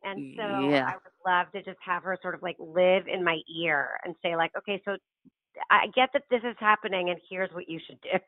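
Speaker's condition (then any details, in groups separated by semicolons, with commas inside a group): No condition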